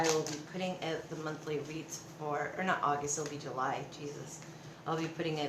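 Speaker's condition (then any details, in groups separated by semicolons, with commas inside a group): No condition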